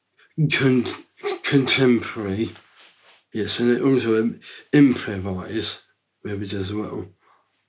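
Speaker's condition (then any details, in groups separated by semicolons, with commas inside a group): Down syndrome; from birth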